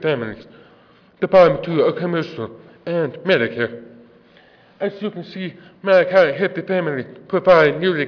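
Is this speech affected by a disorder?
Yes: deafness; works with interpreters.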